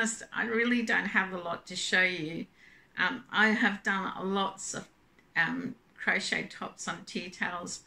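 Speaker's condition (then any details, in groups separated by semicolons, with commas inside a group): No condition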